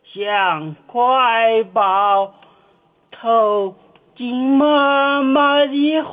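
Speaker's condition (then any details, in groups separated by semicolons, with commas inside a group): Cerebellar atrophy; onset at age fifteen, possibly from brain trauma, now age 44, physically disabled; speech sounds different from ordinary people, self-described speech impairment, host hears it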